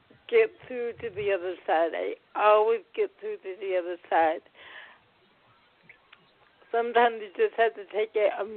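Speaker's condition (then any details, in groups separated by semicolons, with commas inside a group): Cerebral palsy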